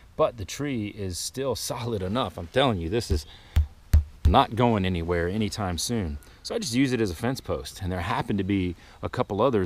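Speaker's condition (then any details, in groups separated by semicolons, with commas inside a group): No condition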